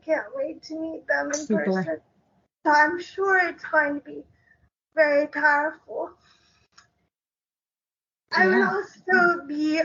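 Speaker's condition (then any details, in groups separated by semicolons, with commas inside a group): Cerebral palsy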